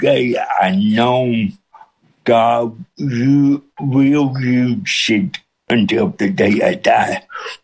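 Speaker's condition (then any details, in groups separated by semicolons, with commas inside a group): Cerebral palsy with speech impediment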